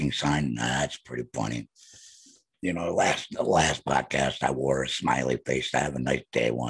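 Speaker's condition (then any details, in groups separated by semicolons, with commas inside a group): Laryngectomy, voice prosthesis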